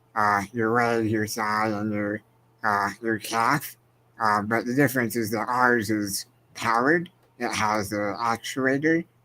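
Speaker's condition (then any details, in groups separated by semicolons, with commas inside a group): Spinal muscular atrophy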